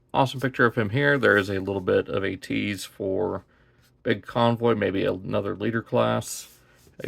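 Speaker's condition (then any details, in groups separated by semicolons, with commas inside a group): No condition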